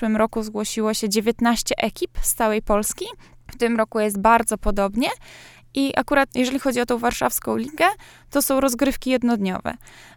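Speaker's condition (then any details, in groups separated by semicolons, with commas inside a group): No condition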